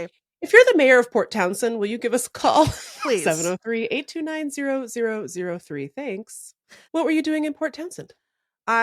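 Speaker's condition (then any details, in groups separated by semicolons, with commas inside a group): No condition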